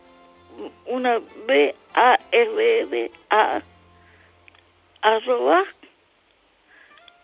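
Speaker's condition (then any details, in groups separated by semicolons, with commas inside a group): Cerebral palsy; infantile onset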